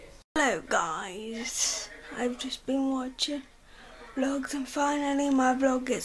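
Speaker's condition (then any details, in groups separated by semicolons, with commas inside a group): Cerebral palsy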